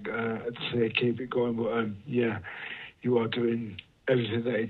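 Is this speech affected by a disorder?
Yes: motor neuron disease; first physiotherapist Amy Parkes, occupational therapist help with gadgetry.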